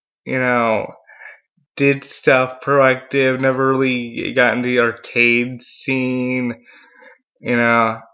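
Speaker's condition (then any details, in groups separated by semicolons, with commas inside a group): Cerebral palsy; mild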